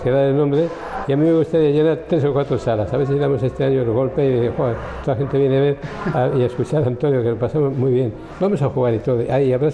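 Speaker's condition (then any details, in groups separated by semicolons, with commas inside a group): Parkinson's disease; onset around turn of century at about age 63, about 19 years since onset, same medications for 19 years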